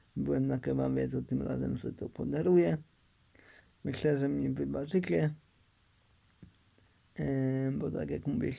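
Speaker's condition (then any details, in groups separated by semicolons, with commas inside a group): Cerebral palsy; uses wheelchair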